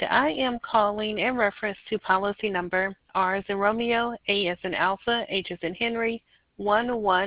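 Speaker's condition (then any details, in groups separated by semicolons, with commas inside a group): No condition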